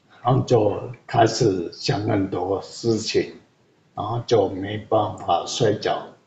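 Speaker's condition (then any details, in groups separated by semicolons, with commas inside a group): Cerebellar atrophy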